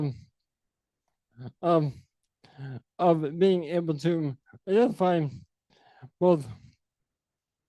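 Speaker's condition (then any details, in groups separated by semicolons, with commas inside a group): Sporadic ALS; diagnosed at age 32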